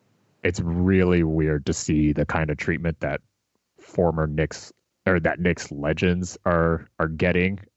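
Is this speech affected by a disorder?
No.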